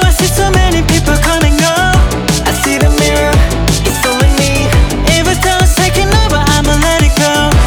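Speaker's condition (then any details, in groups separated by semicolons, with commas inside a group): No condition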